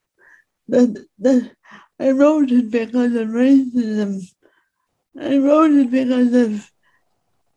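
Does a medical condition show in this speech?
Yes: speech impediment; disabled.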